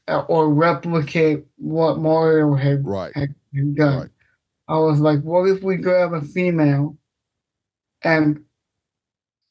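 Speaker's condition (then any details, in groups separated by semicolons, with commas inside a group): Cerebral palsy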